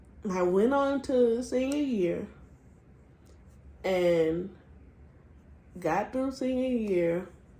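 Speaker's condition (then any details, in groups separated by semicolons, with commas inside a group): Cerebral palsy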